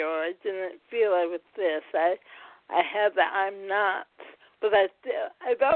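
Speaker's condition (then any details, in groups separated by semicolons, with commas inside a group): Cerebral palsy; speech disability, had speech therapy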